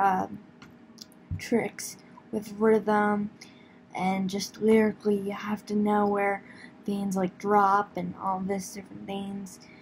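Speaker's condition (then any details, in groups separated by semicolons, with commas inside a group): Cerebral palsy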